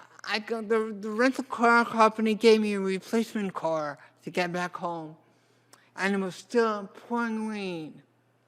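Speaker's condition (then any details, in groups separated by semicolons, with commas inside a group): Cerebral palsy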